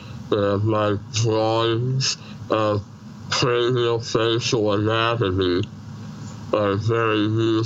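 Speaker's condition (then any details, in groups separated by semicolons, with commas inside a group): Treacher Collins syndrome, severe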